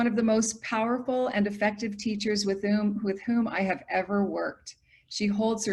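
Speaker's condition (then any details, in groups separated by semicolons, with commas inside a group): No condition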